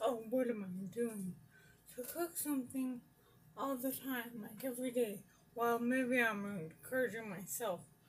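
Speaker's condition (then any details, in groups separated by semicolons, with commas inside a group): Brain injury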